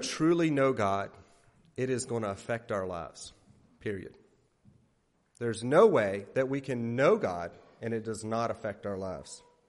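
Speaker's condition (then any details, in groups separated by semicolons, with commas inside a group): No condition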